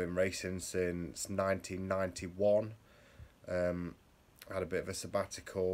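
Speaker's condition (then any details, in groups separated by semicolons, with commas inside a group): No condition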